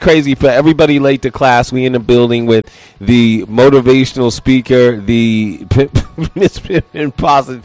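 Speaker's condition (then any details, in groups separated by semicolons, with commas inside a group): No condition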